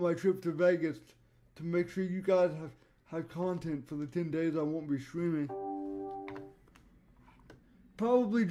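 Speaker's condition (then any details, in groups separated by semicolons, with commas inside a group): Cerebral palsy; voice tone sometimes odd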